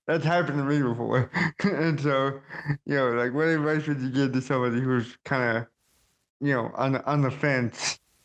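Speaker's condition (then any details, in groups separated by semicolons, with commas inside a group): Cerebral palsy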